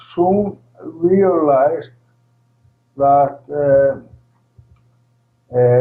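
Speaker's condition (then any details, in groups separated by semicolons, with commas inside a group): ALS, primary lateral sclerosis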